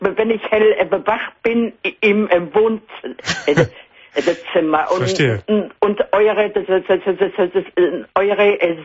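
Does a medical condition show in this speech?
Yes: stuttering; childhood onset, noticed at age 10, lifelong; still stuttering at 61, past therapies including breathing therapy from Holland; not fluent, stutter audible on call, at worst half a day per word, partly improved by therapy; here repeated sounds, prolonged sounds, blocks.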